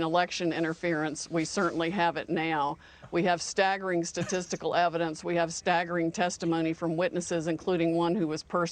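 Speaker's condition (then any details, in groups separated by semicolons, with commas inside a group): No condition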